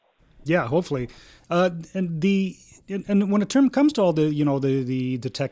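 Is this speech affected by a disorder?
No.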